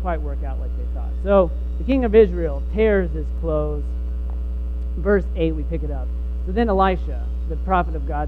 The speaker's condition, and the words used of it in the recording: No condition.